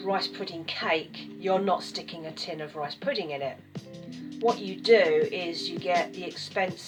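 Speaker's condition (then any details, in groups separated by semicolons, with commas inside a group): No condition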